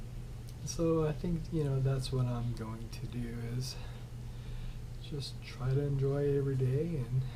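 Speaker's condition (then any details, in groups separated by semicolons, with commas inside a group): ALS; arms, neck and throat affected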